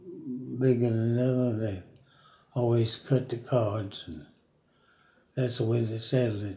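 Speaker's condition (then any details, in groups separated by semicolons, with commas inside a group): Parkinson's disease; fallen 19 times in yard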